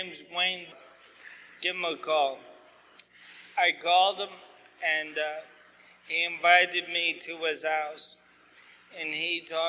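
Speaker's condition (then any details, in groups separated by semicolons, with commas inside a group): ALS; asked to talk slower, clearer, losing voice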